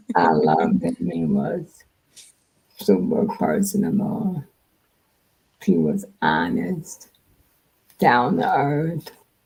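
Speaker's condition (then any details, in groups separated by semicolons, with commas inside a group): Multiple sclerosis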